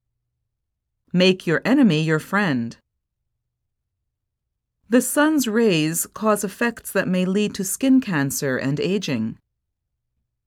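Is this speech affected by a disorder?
No.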